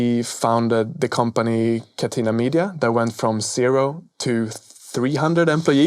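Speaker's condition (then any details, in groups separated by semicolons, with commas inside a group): No condition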